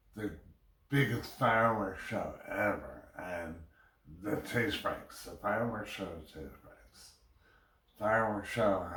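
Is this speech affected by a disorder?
Yes: brain injury.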